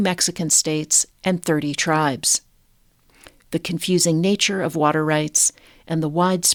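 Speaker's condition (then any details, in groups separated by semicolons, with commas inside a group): No condition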